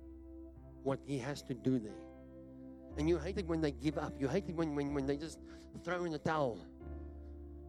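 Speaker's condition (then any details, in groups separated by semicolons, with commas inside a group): Cleft palate; congenital, numerous operations, upper jaw broken and pulled apart, tongue grown into palate, 1990s; talks funny, self-described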